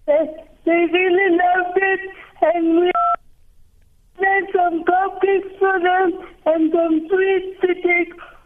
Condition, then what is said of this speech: Cerebral palsy. And uh, right now we're talking about disability feature, and I'm going to um, request that uh, we indulge your patience and ears.